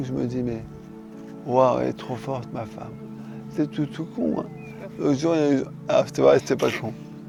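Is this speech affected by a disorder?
Yes: charcot disease (ALS).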